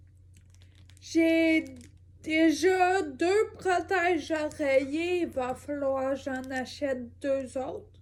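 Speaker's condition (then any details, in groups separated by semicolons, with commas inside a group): Ataxia; degenerative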